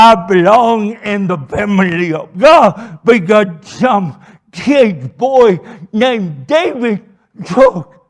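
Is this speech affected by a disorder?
Yes: cerebral palsy.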